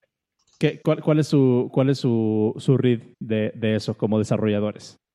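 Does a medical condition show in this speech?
No.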